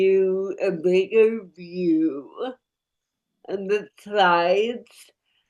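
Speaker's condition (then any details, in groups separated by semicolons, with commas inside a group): Cerebral palsy; speech affected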